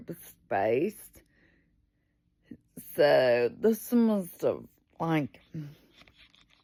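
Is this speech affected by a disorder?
Yes: multiple sclerosis.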